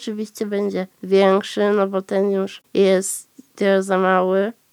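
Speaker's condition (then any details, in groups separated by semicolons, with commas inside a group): Spinal muscular atrophy; type 1, genetic, wheelchair user, curvatures deforming body, cannot propel wheelchair by hand; age 17, progressing, cannot sit long in wheelchair, mostly lying, camp bed in class, home hospice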